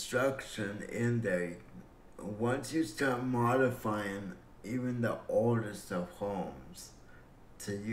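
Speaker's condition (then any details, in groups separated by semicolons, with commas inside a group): Cerebral palsy; breathing fine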